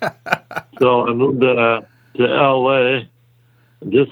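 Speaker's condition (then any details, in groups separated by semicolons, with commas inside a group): Muscular dystrophy; congenital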